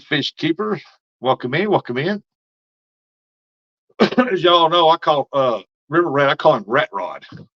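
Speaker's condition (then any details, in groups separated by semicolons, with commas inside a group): No condition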